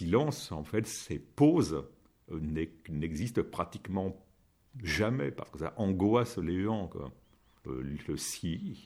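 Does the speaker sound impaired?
Yes: stuttering; at storytelling start needed body tension, striking chest and arms to overcome blocks, still some; stutter audible to listeners during interview; voice can block, gets stuck mid-sentence, eased by storytelling voice with stronger projection; here repeated sounds, prolonged sounds.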